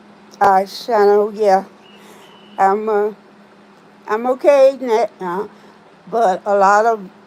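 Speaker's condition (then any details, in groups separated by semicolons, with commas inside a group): Spinal neurosarcoidosis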